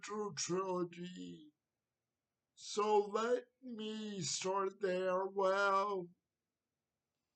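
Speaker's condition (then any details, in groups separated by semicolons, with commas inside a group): Cerebral palsy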